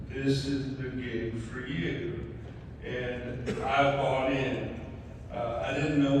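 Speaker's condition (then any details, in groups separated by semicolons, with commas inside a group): ALS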